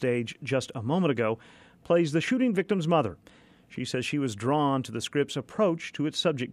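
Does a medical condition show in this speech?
No.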